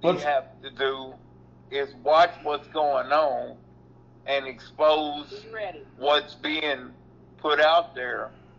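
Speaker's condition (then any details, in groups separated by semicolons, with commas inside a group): Cerebral palsy; reports being back on feet, running in yard days after taking ImmuCyst supplement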